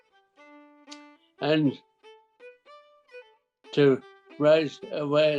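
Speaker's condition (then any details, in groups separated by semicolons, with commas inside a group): Primary lateral sclerosis; primary lateral sclerosis, rare motor neuron disease; 5.5 years since onset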